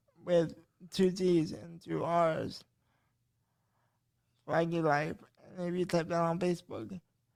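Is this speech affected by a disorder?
Yes: cerebral palsy.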